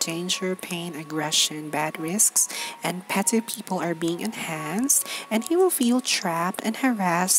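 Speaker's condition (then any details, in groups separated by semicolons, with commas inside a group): No condition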